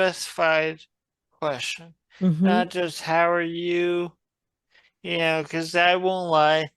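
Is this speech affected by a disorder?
Yes: traumatic brain injury.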